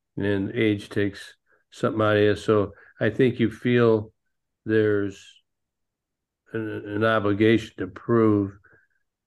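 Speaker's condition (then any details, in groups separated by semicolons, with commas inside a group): Parkinson's disease; ping pong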